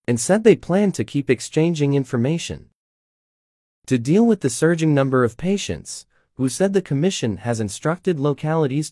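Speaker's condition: No condition

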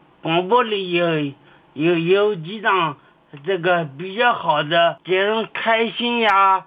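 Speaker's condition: Cerebellar atrophy; onset at age fifteen, possibly from brain trauma, now age 44, physically disabled; speech sounds different from ordinary people, self-described speech impairment, host hears it

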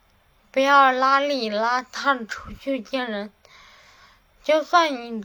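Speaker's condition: Cerebellar atrophy, hereditary; no medication

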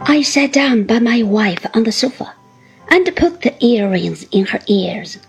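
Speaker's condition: No condition

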